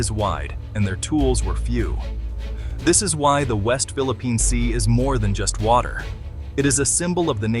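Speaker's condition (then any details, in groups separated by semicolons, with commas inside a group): No condition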